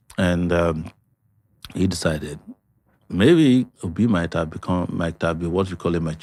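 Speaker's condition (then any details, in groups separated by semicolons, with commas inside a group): No condition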